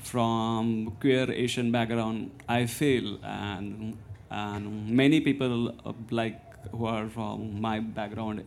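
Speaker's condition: Stammering; stammers in four languages, fillers and hesitations in speech, member of Irish Stammering Association; repeated words, prolonged sounds, blocks

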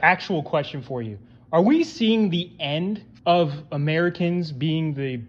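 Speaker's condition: No condition

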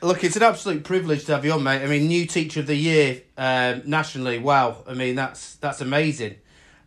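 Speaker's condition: No condition

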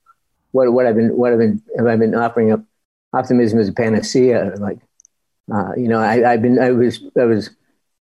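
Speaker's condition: Parkinson's disease; Parkinson's about 30 years, spinal tumor removed to prevent paralysis, relearned walking mechanics afterward; after back surgery, trouble recalling lines, could not speak them as intended

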